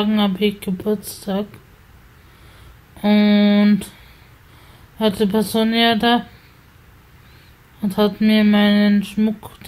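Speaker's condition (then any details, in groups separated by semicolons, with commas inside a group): Spasticity from birth; multiple sclerosis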